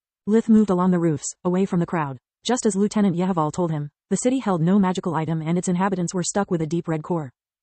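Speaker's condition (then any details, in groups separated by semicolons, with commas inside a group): No condition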